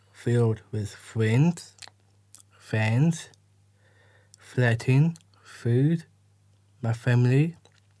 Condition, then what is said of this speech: Down syndrome. I am always grateful at people who listen and wait to me to say.